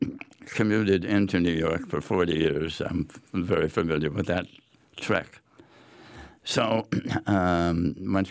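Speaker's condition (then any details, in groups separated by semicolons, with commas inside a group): Head and neck cancer; large inoperable base-of-tongue tumor in 80s, biopsy by dr. Yarbrough at Yale, clinical trial chemoradiation; before diagnosis, tongue moved awkwardly, swallowing problems and coughing, barium swallow at Norwalk Hospital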